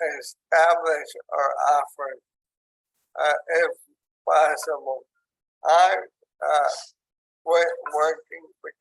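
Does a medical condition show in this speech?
Yes: ALS; onset in hands and arms, tracheostomy.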